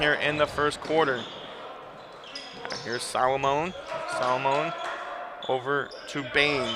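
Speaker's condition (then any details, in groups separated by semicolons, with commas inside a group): No condition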